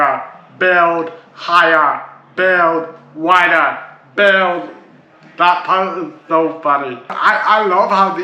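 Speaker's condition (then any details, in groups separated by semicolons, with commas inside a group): Cerebral palsy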